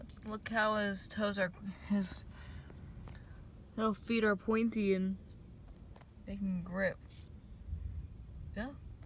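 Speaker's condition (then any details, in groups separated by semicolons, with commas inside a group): No condition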